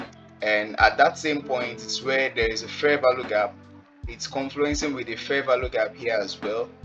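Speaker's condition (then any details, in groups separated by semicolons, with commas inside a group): No condition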